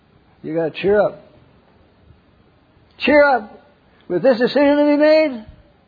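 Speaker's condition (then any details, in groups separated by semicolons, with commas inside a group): Parkinson's; wakes up around 3 am, takes cold shower instead of lying awake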